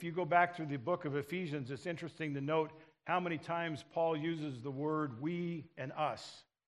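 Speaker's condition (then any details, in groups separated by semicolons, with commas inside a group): No condition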